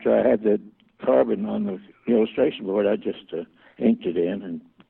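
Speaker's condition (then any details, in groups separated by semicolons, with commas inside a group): Parkinson's; symptoms began about 20 years ago, slowly progressive, out of business about 20 years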